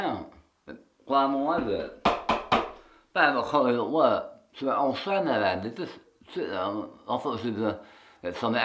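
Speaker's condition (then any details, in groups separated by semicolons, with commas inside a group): Tongue cancer; half tongue removed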